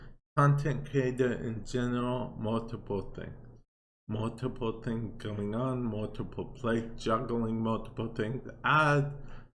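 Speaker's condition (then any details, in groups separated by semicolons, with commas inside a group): Cerebral palsy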